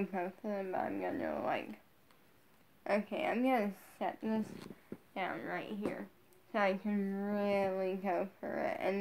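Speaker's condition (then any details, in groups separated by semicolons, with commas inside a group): Brain injury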